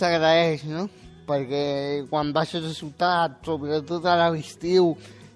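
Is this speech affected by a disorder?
Yes: spastic quadriplegic cerebral palsy; neurons lost, no control of legs, legs strapped to keep controlled, uses wheelchair, doctor error suspected but unproven; age 18; control of speech retained, good communicative ability.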